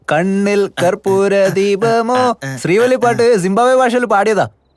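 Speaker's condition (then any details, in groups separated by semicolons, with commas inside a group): No condition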